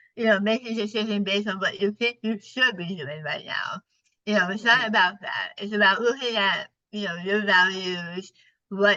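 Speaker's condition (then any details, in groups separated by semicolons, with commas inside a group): Partial glossectomy for tongue cancer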